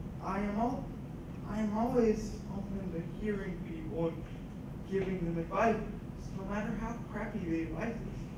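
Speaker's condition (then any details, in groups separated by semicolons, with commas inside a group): Cerebral palsy; scoliosis, spinal rebuild surgery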